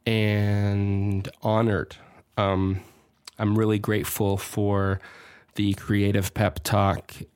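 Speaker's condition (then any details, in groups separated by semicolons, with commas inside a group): Stutter; stutter since childhood, self-described as speech disability; recording alone in studio, fluent speech maintained below typical rate; stutters and gets stuck at typical rate, harder in person, sings without stuttering, gets stuck on punchlines; prolonged sounds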